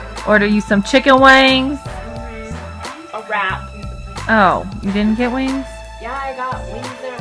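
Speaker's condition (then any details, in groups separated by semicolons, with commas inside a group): No condition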